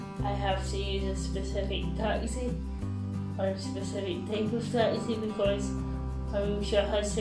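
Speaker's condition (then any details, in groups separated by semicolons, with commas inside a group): Cerebral palsy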